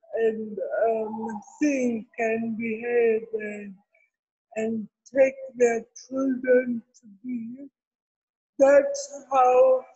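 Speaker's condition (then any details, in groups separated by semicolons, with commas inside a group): Cerebral palsy; incubator for weeks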